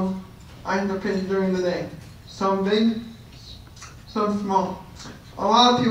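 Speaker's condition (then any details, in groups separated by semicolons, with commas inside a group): Cerebral palsy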